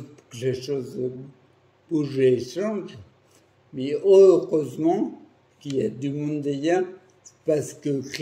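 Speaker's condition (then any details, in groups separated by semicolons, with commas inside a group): Primary progressive multiple sclerosis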